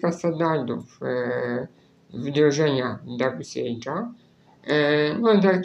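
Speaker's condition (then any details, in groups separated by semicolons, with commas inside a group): Spinal muscular atrophy; right-click via two keys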